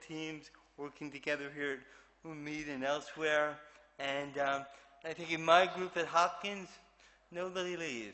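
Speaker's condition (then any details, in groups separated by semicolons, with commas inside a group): Cerebral palsy; affects movement and speech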